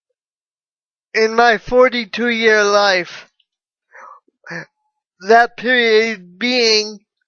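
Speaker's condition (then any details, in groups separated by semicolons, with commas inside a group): Cerebral palsy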